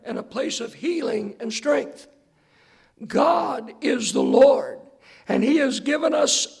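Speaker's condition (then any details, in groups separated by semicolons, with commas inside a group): Hoarseness after vocal cord surgery; hoarse voice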